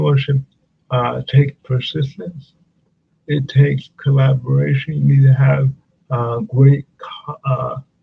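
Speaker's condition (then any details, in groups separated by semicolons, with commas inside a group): Cerebral palsy; speech affected at times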